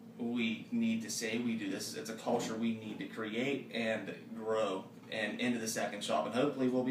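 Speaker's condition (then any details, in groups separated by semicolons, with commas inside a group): No condition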